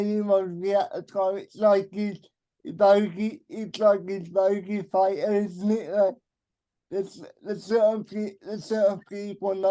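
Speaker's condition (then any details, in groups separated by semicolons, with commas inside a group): Cerebral palsy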